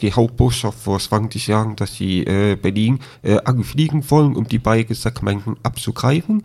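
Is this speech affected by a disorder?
Yes: deafness with cochlear implant, congenital deafness; born deaf, no hearing until age 13, cochlear implant surgery at 13, lip reading; speech still audibly affected per host; hardly spoke before implant, 3-4 years relearning speech and hearing, raised orally, no sign language.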